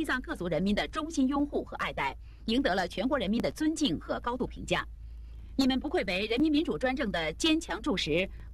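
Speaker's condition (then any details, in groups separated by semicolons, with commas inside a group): No condition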